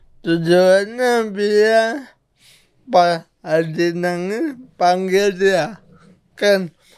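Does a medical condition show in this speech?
Yes: cerebral palsy.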